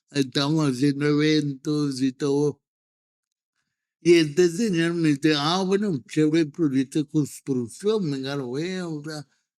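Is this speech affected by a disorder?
Yes: cerebral palsy.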